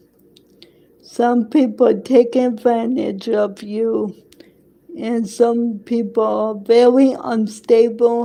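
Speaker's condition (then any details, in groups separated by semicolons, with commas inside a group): Cerebral palsy; affects hand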